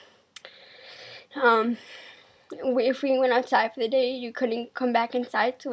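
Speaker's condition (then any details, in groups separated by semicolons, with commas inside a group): Cerebral palsy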